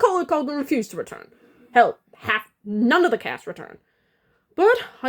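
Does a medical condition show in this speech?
No.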